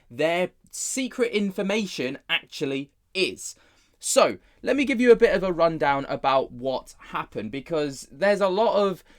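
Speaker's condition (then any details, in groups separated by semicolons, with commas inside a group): No condition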